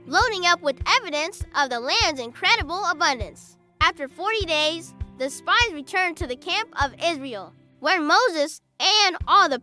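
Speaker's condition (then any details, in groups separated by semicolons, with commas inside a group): No condition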